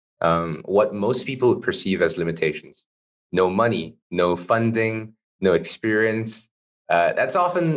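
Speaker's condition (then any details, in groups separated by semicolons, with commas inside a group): No condition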